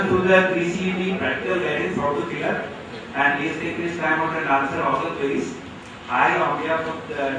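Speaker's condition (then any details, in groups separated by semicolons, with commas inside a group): No condition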